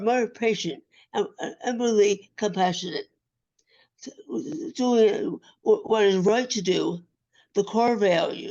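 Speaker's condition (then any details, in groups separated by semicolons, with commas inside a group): Acquired brain injury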